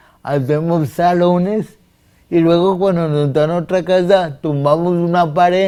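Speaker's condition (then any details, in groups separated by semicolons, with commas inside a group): Cerebral palsy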